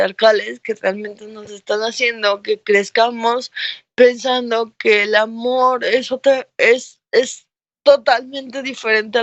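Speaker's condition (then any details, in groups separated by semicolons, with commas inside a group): Cerebral palsy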